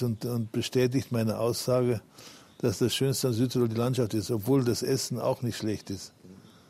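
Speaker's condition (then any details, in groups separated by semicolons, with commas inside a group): Parkinson's disease; admitted to rehab bedridden two years ago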